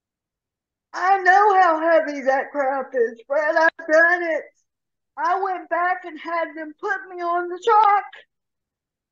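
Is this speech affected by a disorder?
Yes: cerebral palsy; severe rotator cuff tear.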